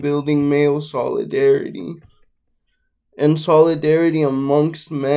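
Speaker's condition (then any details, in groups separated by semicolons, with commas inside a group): Cerebral palsy, mixed, mild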